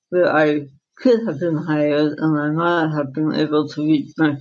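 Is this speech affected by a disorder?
Yes: dystonia; encephalitis at 4, secondary dystonia, almost no hand, arm use, left-side brain surgery at 17; slight speech impediment.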